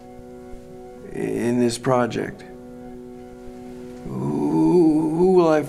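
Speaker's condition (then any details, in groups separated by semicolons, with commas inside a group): Parkinson's disease; began with occasional right-hand tremor and trouble buttoning, diagnosed about 10 years ago; freezing on stage, stiff movement without fluidity, medication gives about 1.5-hour window; less speech trouble than co-actor Dan, movement trouble predominates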